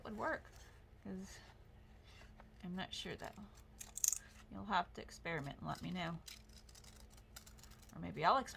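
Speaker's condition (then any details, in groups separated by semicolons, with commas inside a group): No condition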